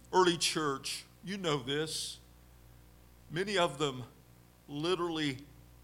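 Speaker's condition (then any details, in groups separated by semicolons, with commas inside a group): No condition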